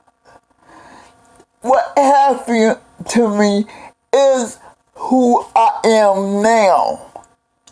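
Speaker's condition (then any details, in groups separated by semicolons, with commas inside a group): Cerebral palsy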